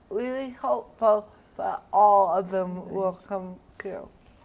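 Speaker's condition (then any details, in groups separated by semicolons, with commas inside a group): Cerebral palsy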